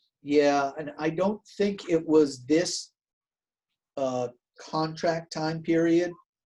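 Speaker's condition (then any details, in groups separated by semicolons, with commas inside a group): No condition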